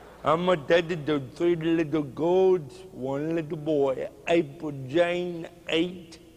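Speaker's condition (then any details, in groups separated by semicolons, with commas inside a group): Cerebral palsy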